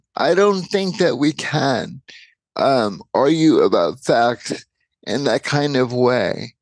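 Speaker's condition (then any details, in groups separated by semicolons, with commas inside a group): Cerebral palsy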